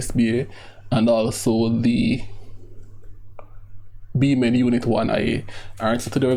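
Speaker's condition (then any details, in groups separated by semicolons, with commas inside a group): No condition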